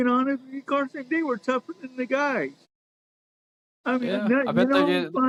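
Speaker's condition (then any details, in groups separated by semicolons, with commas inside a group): Cerebral palsy; cerebral palsy, lifelong wheelchair use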